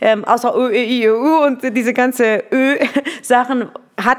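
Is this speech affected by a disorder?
No.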